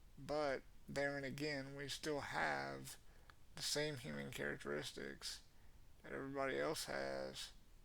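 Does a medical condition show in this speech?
Yes: cerebral palsy; has had speech therapy.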